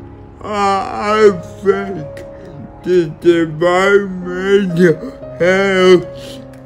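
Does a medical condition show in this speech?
Yes: cerebral palsy.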